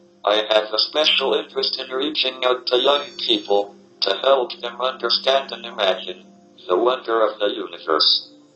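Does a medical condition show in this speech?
Yes: ALS, through a speech-generating device; degenerative.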